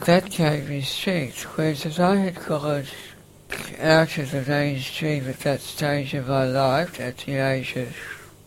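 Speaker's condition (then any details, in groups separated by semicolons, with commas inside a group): Facioscapulohumeral muscular dystrophy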